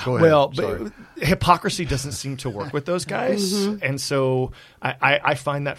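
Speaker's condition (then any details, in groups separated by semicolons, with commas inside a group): No condition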